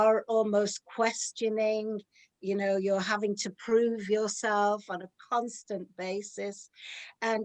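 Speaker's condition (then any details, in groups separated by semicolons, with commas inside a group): No condition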